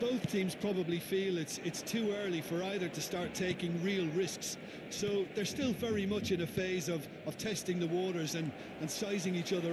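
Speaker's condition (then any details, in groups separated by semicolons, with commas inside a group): No condition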